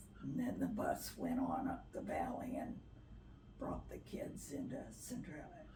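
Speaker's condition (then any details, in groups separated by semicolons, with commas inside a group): Parkinson's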